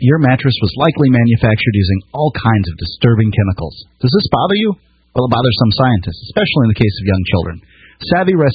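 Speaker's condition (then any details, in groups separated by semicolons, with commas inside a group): No condition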